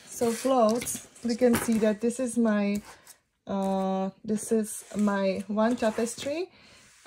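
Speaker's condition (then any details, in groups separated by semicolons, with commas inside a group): No condition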